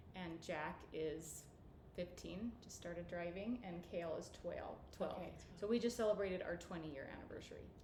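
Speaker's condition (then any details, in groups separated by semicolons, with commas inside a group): No condition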